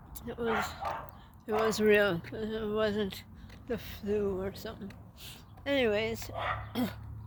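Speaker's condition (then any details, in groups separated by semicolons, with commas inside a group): Traumatic brain injury; trouble talking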